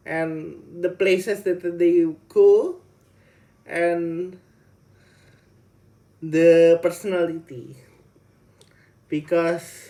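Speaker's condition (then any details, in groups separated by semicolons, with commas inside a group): Cerebral palsy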